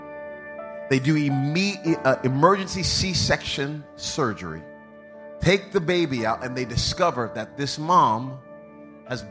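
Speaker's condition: No condition

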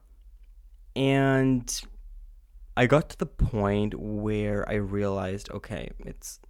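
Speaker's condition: Stuttering when stressed; stress-triggered stuttering, same in German and Turkish; upset during recording, one-take episode with mumbling, mispronunciations; words won't come out, pauses to gather thoughts, can't talk nonstop; prolonged sounds

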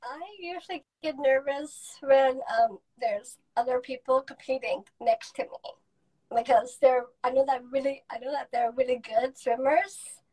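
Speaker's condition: Down syndrome; present from birth, lifelong; age 24

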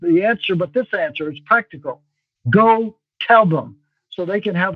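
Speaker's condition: No condition

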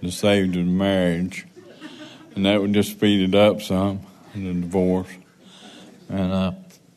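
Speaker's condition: Parkinson's

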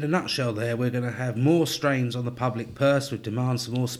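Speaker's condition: No condition

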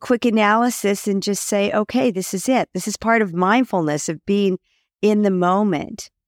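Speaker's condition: No condition

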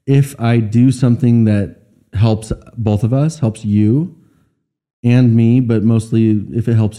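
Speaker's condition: No condition

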